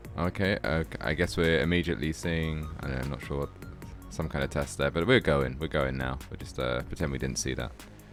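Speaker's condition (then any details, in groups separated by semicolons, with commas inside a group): No condition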